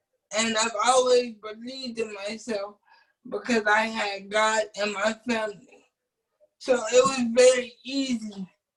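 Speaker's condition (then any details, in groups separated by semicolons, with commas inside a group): Cerebral palsy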